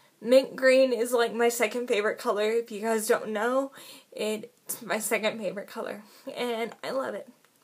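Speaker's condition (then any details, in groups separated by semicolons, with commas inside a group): Cerebral palsy, spastic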